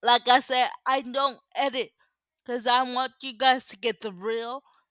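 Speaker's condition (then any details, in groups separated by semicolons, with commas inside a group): Cerebral palsy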